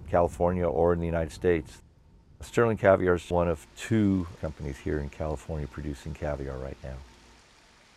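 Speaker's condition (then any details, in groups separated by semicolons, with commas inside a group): No condition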